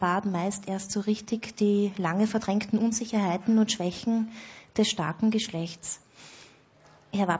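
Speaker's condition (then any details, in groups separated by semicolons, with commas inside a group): No condition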